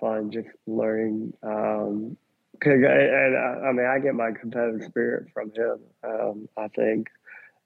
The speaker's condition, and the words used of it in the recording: Cleft palate. I've got the most southern accent a Ukrainian could have.